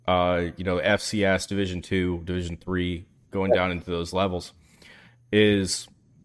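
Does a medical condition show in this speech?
No.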